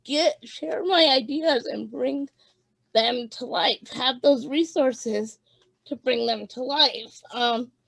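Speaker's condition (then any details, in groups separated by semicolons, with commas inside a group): Cerebral palsy; birth oxygen deprivation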